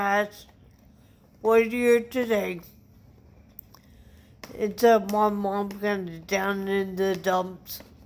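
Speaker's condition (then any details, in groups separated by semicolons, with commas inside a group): Traumatic brain injury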